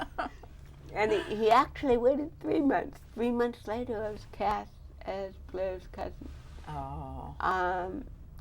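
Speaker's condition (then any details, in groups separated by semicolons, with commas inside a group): Cerebral palsy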